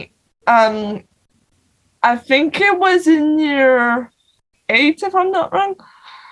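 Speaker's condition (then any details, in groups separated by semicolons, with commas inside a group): Cerebral palsy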